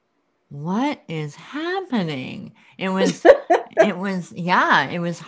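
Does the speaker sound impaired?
Yes: cleft lip and palate.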